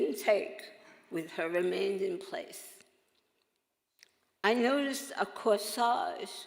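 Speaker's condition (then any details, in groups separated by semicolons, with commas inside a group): Oral cancer survivor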